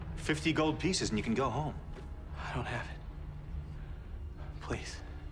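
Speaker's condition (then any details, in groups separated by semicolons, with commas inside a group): No condition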